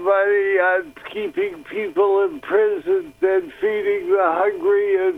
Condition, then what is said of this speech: Parkinson's disease. For example, my speech may sound slow or halting to you.